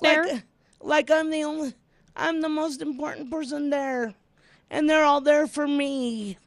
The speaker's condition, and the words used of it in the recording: Cerebral palsy. You do have a deep, sexy voice.